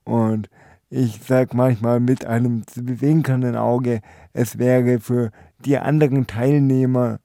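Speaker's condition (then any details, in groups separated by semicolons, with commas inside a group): Spastic quadriplegia, tetraspastik; spastic quadriplegia affecting arms and legs, limited fine motor skills, unusual slow gait; stutters in first sentence, mistaken for drunk, improved by Kasseler Stottertherapie intensive course at about 17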